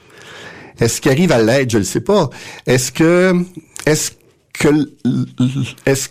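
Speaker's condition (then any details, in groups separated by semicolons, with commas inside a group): Stuttering; developmental, lifelong, stated genetic basis; often unable to get words out, a wall to cross each time speaking; repeated sounds, blocks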